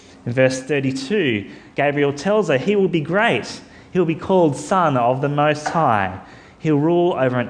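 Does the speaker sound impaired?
No.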